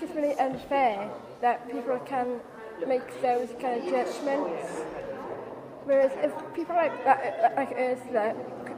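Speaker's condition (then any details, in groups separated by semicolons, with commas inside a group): Down syndrome; learning disability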